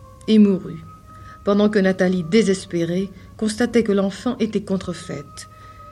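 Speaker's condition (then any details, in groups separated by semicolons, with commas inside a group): No condition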